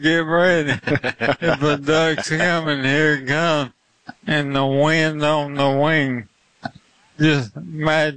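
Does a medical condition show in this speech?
Yes: ALS; limb-onset.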